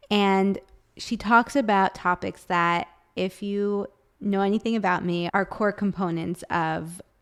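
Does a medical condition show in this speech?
No.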